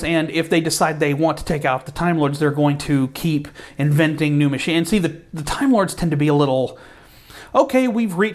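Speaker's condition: No condition

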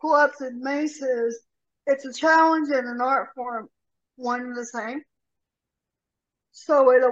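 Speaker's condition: Cerebral palsy; severe rotator cuff tear

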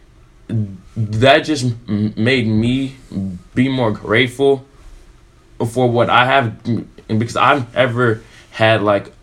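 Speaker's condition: Stutter; stutter since childhood, really bad when growing up; peers laughed and asked why speaks this way; repeated words, prolonged sounds

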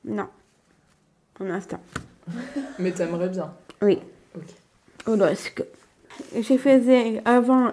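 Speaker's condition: Down syndrome (trisomy 21); congenital chromosomal condition, extra copy of chromosome 21; age 27, mother Véronique and Chloé help reformulate interview questions

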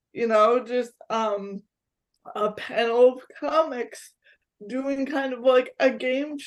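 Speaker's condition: Cerebral palsy; physical disability

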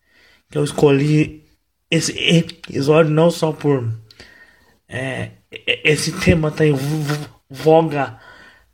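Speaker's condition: Cerebral palsy, mild; wheelchair user, motor function affected; no medication; voice mildly affected, occasional voice breaks

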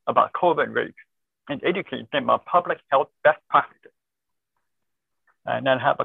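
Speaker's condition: Deafness; born deaf, cochlear implant

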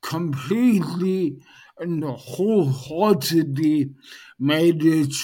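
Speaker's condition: Dysarthria post-stroke; speech highly affected

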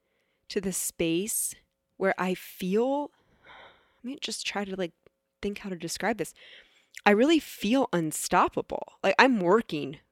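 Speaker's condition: No condition

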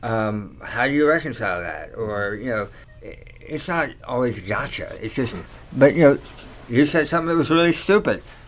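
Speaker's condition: Tongue cancer surgery; slight slur, talks okay

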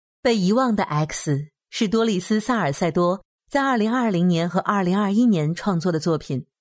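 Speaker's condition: No condition

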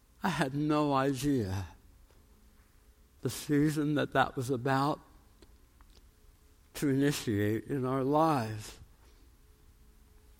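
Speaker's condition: Tongue cancer, jaw reconstruction, osteonecrosis of jaw after radiation; jaw transplant in Miami

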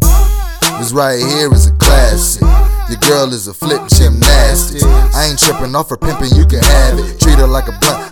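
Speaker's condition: No condition

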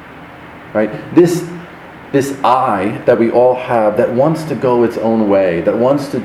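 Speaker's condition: No condition

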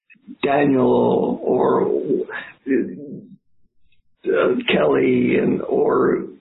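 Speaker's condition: Aphasia; after stroke

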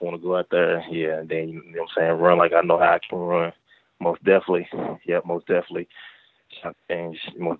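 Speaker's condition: No condition

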